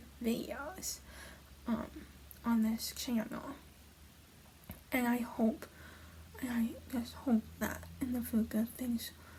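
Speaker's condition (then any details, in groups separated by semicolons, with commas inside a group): Hemiplegic cerebral palsy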